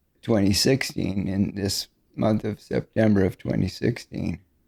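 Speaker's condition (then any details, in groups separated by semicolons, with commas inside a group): ALS; progressive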